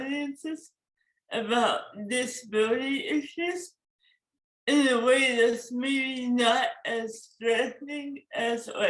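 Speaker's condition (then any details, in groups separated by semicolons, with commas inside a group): Cerebral palsy; forceps birth injury; moderate to severe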